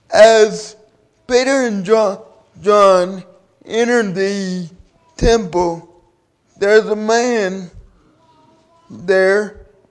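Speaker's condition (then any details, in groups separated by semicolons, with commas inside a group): Cerebral palsy; from birth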